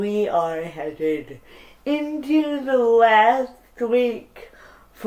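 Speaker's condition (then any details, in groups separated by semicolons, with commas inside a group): Cerebral palsy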